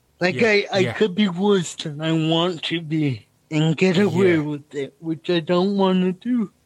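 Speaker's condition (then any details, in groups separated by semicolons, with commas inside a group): Cerebral palsy; noticeable speech impediment, speaking time predictable on stage, feels picking up host's stammer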